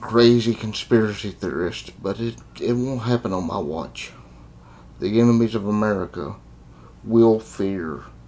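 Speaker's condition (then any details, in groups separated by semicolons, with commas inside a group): Cerebral palsy; congenital cerebral palsy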